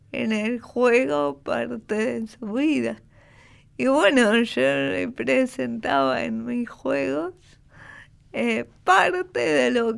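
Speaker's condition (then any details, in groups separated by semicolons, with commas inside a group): Cerebral palsy; manner of speaking and moving affected, prompting others' prejudice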